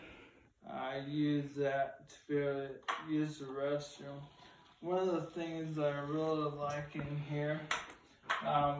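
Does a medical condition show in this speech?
Yes: ALS; starting to lose voice.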